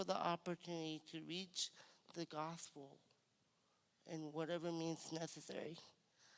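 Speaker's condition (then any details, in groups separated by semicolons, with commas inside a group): Cerebral palsy; cerebral palsy, from birth; diagnosed at 45 days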